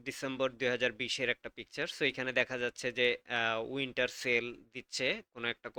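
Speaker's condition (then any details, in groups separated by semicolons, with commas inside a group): No condition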